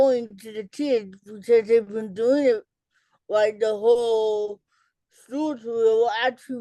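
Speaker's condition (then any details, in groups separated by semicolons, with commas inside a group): Cerebral palsy; childhood speech delay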